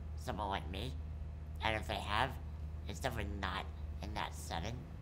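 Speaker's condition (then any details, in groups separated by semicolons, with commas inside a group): Muscular dystrophy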